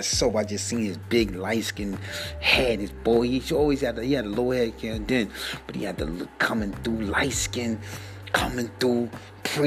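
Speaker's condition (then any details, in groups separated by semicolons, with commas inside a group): No condition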